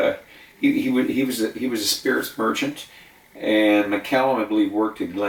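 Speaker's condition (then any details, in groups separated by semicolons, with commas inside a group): No condition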